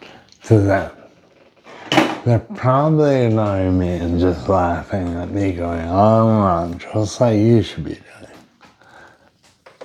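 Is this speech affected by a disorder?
Yes: brain injury.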